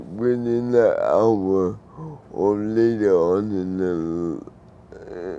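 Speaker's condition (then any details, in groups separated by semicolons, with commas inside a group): Cerebral palsy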